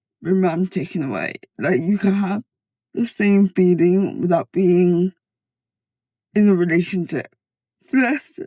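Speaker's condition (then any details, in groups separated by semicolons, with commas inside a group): Cerebral palsy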